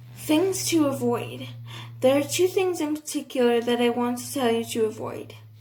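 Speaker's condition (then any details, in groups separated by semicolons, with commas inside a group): Cerebral palsy, athetoid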